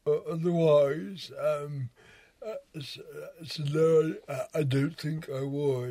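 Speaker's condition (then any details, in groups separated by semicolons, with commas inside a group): Cerebral palsy; wheelchair user, involuntary movement, problems with arms; finds some words hard to say, difficulty with ch sound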